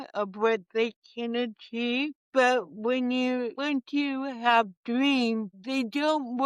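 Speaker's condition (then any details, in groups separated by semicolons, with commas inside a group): Cerebral palsy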